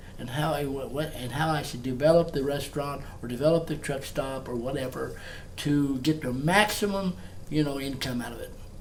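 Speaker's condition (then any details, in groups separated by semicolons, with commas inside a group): No condition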